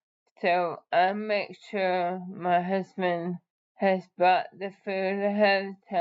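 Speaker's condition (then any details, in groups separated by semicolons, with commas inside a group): ALS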